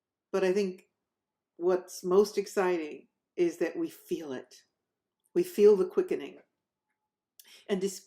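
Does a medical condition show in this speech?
No.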